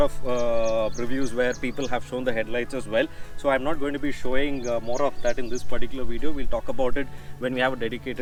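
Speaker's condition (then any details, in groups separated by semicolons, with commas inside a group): No condition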